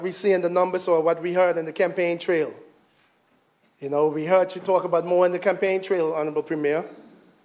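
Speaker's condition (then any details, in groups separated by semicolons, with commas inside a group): No condition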